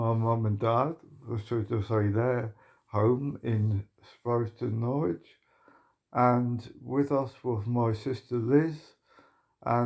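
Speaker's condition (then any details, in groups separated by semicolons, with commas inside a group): Motor neuron disease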